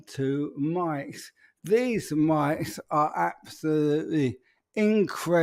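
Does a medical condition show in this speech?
Yes: ALS; peculiar voice, speech very difficult.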